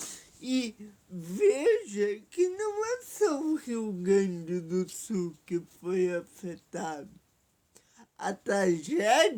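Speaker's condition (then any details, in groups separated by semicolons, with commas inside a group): Paralysis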